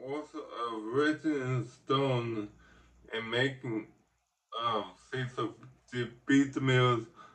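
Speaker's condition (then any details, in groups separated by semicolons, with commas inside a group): Ataxic cerebral palsy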